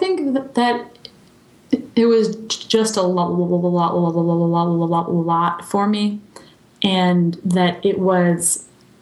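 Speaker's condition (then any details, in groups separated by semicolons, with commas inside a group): Stuttering; therapy over past 3 years: fluency shaping, stuttering modification, voluntary stuttering, subway talks with strangers; not always in control of speech, open about stuttering, speaks naturally; speech tools helped at times but not reduced stuttering, drops strategies needing unnatural speaking; repeated sounds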